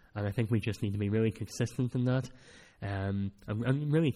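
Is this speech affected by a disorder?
Yes: cleft palate; speech not that clear at times.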